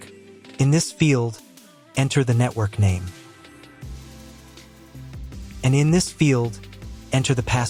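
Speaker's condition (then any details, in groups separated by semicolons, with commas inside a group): No condition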